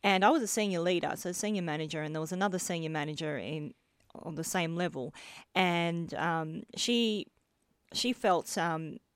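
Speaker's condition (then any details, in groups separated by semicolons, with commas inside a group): Bilateral cleft lip and palate; lip and palate did not fuse before birth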